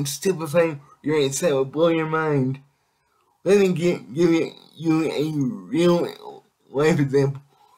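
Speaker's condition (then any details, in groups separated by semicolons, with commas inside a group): Cerebral palsy; affects all muscles; able to speak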